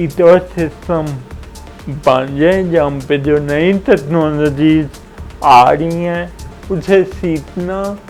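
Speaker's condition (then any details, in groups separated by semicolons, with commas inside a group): Cerebral palsy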